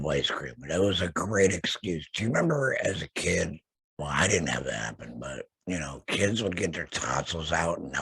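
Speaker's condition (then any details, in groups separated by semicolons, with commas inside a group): Laryngectomy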